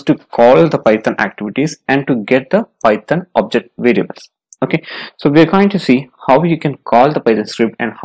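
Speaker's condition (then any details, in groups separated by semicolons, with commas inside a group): No condition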